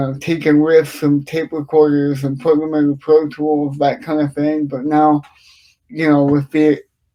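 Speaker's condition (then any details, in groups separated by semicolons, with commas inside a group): Cerebral palsy; from birth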